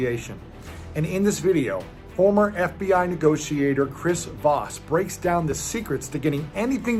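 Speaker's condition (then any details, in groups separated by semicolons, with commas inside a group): No condition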